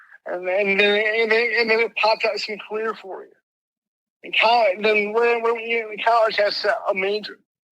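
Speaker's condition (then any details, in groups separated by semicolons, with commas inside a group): Mild cerebral palsy; speech impediment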